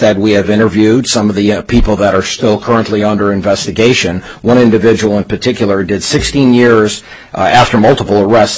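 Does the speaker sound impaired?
No.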